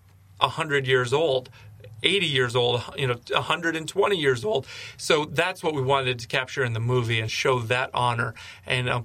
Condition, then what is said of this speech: No condition.